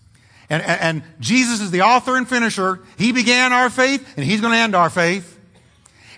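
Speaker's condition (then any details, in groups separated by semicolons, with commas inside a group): No condition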